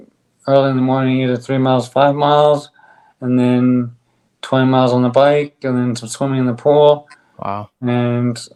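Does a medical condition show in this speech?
Yes: ALS; on drug, stronger bite, speaks better.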